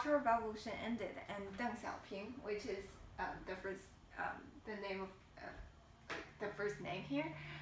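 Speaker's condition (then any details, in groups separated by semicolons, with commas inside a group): No condition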